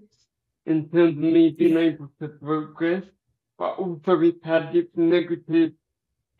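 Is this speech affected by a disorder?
Yes: cerebral palsy.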